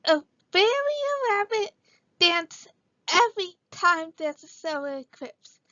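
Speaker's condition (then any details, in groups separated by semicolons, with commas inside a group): Cerebral palsy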